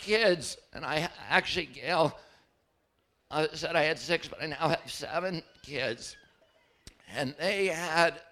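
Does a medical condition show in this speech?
Yes: spasmodic dystonia; speaker attributes to yearly flu vaccine.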